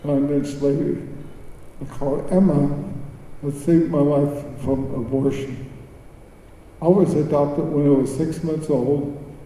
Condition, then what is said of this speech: Cerebral palsy. And here is it's an injury at birth that affects your motor skills, like your speech, your walking, you're choking.